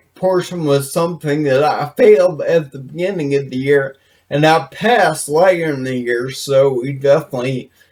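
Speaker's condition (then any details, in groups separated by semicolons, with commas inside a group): Brain injury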